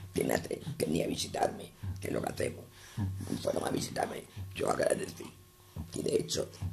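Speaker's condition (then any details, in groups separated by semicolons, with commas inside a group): Total laryngectomy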